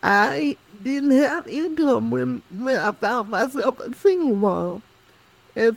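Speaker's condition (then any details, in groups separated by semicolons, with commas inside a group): Cerebral palsy; speech affected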